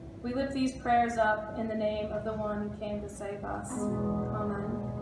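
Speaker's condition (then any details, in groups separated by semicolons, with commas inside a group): No condition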